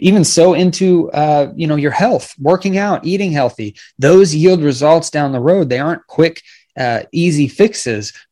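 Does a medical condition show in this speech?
No.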